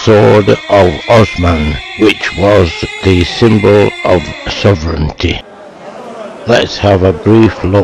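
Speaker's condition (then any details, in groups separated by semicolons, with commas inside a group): Motor neuron disease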